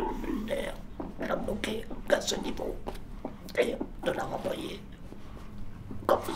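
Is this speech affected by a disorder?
Yes: total laryngectomy, oesophageal.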